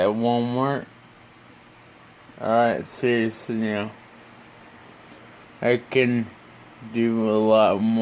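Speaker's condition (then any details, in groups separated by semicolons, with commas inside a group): Brain injury (brain shearing); tracheostomy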